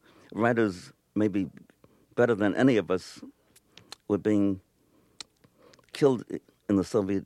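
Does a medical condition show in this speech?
Yes: stutter; stutter on and off through life; here blocks.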